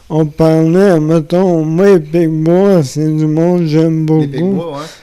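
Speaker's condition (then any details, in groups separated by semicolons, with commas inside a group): Amyotrophic lateral sclerosis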